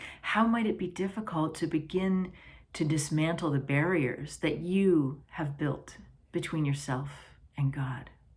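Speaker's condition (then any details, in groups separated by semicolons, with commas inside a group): No condition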